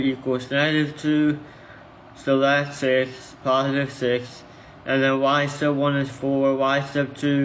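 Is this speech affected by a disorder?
Yes: tongue cancer surgery.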